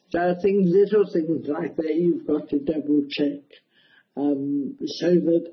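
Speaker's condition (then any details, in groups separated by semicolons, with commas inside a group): Cerebral palsy, mild; speech affected a bit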